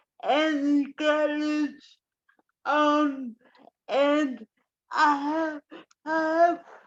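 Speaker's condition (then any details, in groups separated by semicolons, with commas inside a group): Cerebral palsy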